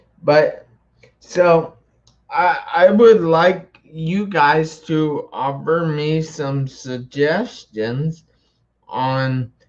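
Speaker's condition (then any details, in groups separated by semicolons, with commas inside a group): Traumatic brain injury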